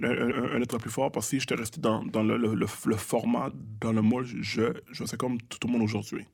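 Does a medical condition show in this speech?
Yes: stuttering; childhood-onset stuttering, thought autistic as young child, spoke Creole, English and French mixed, fluent when rapping since teens; stutters in conversation, strings syllables together very fast without stopping or tripping; here repeated sounds, repeated words.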